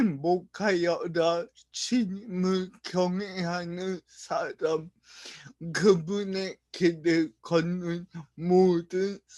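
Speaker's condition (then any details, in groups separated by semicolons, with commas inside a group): Brain lesion disability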